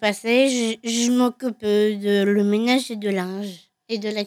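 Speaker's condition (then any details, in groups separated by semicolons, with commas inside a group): Down syndrome; trisomy 21, 47 chromosomes instead of 46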